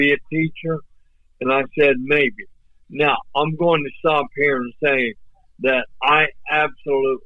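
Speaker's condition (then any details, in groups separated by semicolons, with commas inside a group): ALS; voice off but clear and understandable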